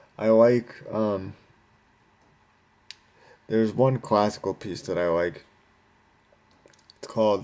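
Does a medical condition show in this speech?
Yes: cerebral palsy.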